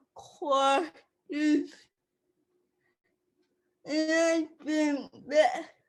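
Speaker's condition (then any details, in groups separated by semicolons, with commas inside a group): Cerebral palsy; speech affected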